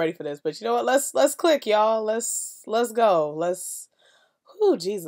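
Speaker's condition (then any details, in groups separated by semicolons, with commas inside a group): No condition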